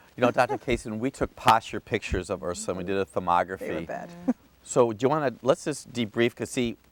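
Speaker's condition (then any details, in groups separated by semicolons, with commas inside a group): No condition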